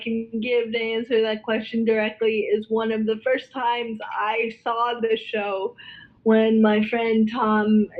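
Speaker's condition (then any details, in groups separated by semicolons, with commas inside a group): Cerebral palsy, spastic quadriplegia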